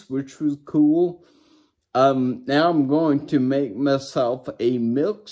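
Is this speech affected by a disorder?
Yes: brain injury.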